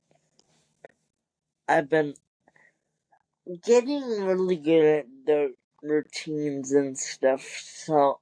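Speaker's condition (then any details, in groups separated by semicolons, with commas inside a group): Cerebral palsy; wheelchair user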